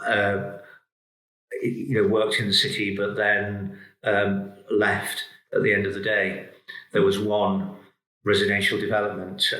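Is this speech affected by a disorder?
No.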